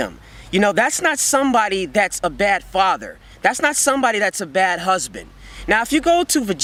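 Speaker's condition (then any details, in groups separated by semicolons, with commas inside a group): No condition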